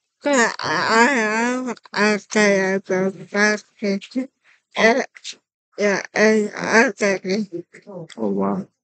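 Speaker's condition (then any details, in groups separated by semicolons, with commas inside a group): Cerebral palsy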